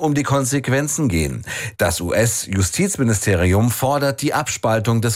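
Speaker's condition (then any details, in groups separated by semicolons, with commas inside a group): No condition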